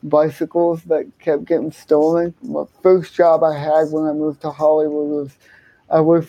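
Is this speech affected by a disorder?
Yes: cerebral palsy; congenital, left-sided hemiplegia, affects left side, speech and coordination, left hand most affected; speech impediment, had to step up speech.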